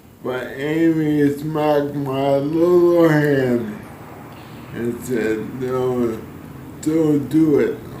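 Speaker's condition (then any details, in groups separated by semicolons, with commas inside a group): ALS; spasticity main symptom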